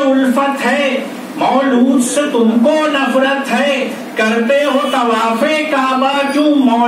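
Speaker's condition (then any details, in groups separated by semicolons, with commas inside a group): No condition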